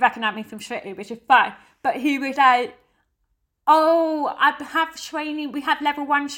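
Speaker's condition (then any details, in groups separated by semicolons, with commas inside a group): Deafness; uses sign language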